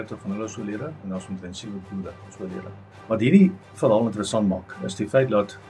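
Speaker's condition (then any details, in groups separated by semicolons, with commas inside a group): No condition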